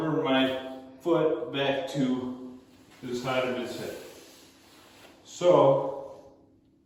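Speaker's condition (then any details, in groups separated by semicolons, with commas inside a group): Cerebral palsy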